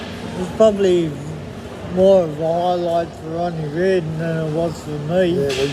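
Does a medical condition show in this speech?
Yes: MND.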